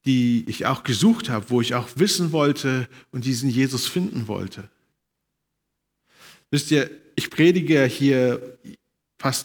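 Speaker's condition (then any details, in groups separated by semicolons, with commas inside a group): No condition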